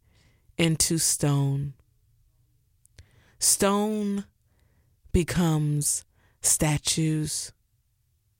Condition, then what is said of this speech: No condition.